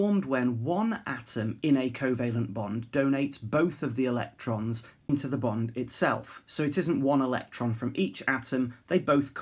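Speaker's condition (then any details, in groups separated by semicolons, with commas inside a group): No condition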